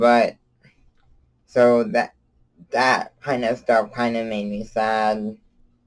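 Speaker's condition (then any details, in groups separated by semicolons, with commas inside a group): Cerebral palsy; from birth, wheelchair user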